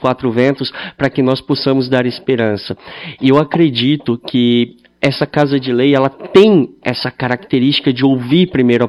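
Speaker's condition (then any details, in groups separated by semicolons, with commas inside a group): Cleft lip and palate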